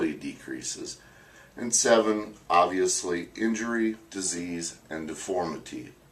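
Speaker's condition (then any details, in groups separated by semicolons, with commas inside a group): No condition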